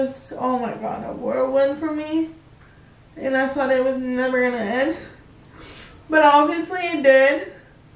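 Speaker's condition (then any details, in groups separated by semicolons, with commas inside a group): Cerebral palsy; able to talk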